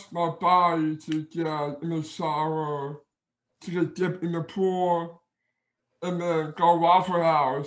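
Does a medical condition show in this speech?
Yes: Down syndrome.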